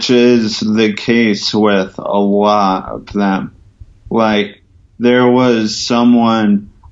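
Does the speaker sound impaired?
Yes: ataxia from traumatic brain injury; emergency brain surgery, coma, breathing tube two weeks, tracheotomy avoided, memory spared; spastic gait, cannot walk straight line, not noticeable when sitting, walking after tricycle, forearm crutches, cane.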